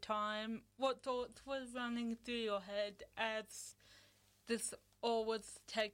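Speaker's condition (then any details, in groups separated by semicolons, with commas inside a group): Cerebral palsy; present from birth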